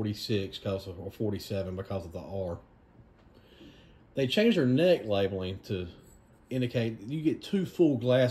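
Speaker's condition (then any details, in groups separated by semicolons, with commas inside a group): No condition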